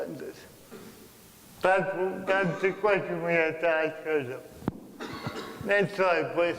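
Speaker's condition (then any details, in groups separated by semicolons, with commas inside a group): Cerebral palsy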